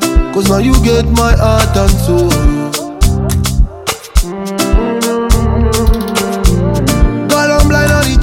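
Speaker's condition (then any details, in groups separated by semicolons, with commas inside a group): No condition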